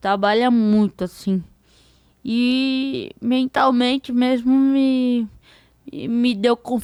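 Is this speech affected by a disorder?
Yes: cerebral palsy; diparetic form.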